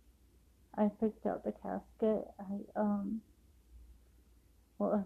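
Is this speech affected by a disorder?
Yes: cerebral palsy; affects walking.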